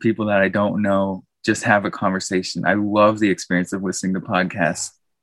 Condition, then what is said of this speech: None; typical speech.